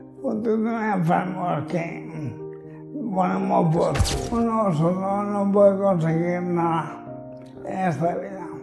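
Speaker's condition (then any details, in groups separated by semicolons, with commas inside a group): Amyotrophic lateral sclerosis (ela); slow-progressing form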